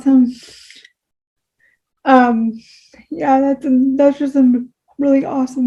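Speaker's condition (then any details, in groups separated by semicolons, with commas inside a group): Cerebral palsy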